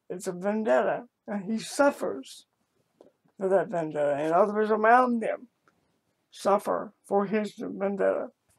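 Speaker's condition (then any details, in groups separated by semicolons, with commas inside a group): Cerebral palsy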